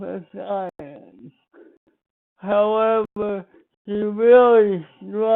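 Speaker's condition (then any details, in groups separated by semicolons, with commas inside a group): Speech impairment after birth surgery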